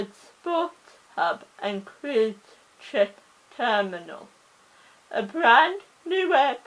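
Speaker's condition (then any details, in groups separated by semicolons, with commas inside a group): Cerebral palsy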